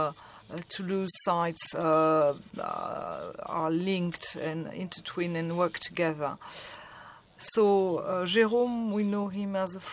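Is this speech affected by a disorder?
No.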